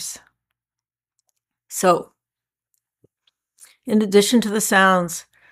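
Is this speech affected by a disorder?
No.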